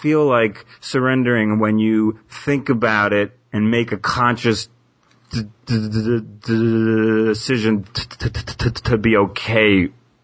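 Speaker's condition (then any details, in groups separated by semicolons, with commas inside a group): Stuttering; person who stutters; in psychotherapy, helping with letting go and accepting stuttering; stutter-like tension when signing own name, worse under pressure or with people watching; prolonged sounds, blocks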